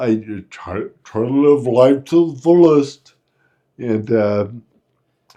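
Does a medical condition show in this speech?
Yes: Friedreich's ataxia.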